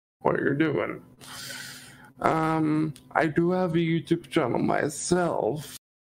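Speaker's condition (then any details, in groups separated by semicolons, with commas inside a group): Cerebral palsy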